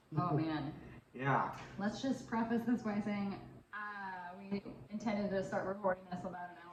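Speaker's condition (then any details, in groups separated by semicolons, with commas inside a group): No condition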